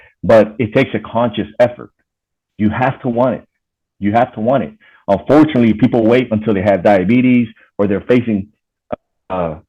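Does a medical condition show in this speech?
No.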